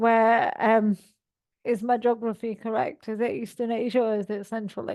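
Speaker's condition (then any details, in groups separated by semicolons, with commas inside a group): Cerebral palsy; all four limbs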